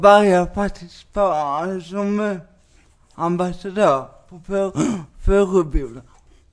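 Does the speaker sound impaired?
Yes: cerebral palsy; lifelong cerebral palsy.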